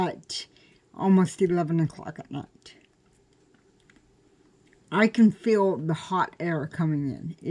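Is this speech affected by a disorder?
Yes: cerebral palsy; affects standing and balance.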